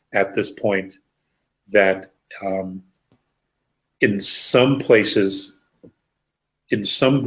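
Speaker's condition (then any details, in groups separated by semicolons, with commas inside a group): No condition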